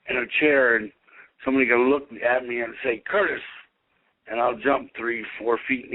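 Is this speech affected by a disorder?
Yes: cerebral palsy; able to speak.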